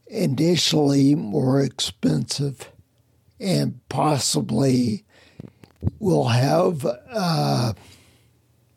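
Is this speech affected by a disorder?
Yes: spinocerebellar ataxia; speech impediment.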